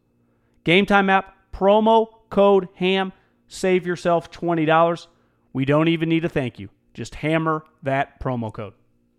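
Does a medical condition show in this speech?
No.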